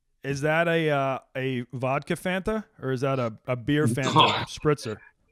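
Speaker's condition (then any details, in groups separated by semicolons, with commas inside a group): No condition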